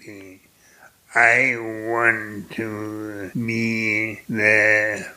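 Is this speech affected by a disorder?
Yes: primary lateral sclerosis; motor neuron disease, neurologist gave 2 to 5 years, later found primary lateral sclerosis, legs then arms, hands, face, voice; about 12 years since diagnosis, worsening, less mobile, swallowing expected to fail; profoundly affected, speaks with effort, hard to follow.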